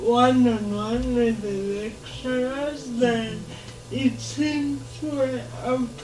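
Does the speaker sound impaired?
Yes: cerebral palsy; since birth, affects muscles and joints, walks and moves independently, early intervention and therapy in childhood; age 26; slow speaker, listeners take time to understand, speaks verbally.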